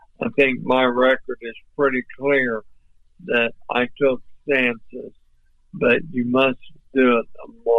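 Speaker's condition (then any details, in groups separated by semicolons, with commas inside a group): ALS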